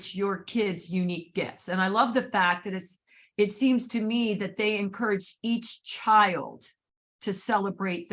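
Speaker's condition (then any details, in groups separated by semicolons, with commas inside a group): No condition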